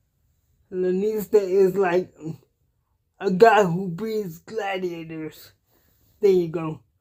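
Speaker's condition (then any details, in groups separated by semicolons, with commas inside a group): Cerebral palsy; cannot walk, uses wheelchair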